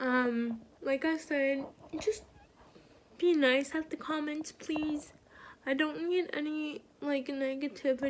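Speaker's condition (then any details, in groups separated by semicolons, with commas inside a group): Cerebral palsy; spastic, uses wheelchair; not fully independent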